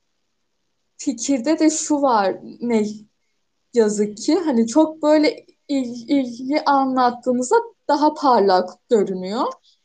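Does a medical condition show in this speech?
Yes: stuttering; accepted, chooses to stutter freely, no aim to overcome it; once no stuttering in a story video, stuttering called more noticeable than a peer's; here repeated sounds.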